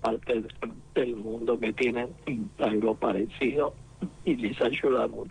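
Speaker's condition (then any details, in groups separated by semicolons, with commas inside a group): Laryngectomy, esophageal speech; total laryngectomy for cancer of larynx and vocal cords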